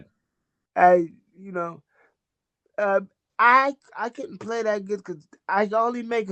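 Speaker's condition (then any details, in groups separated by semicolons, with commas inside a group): Cerebral palsy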